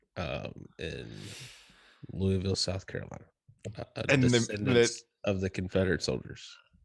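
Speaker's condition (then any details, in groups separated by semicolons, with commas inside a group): No condition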